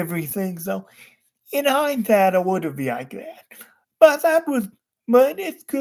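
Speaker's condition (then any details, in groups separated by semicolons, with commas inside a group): Cerebral palsy; wheelchair user, unable to walk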